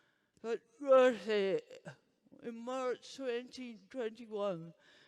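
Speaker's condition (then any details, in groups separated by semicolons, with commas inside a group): Huntington's disease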